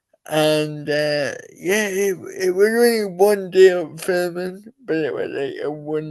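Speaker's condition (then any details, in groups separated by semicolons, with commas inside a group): Cerebral palsy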